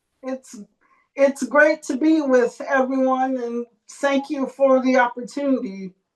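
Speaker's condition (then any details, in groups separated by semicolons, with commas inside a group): Cerebral palsy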